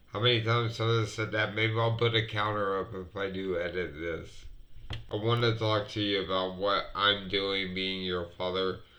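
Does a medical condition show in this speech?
Yes: multiple sclerosis.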